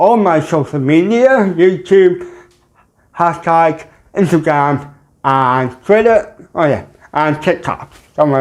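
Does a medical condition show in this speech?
Yes: cerebral palsy; mild, ataxic type.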